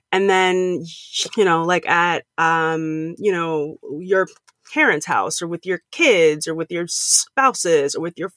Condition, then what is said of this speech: Stuttering. I mean, every time like I have to hop on like a conference call, you know, I'm, you know, of course concerned about stuttering